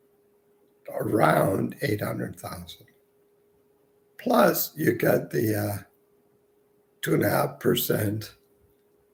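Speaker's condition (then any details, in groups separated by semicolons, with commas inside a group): Multiple sclerosis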